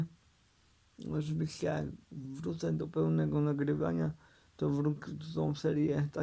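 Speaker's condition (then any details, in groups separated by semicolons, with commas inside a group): Cerebral palsy; uses wheelchair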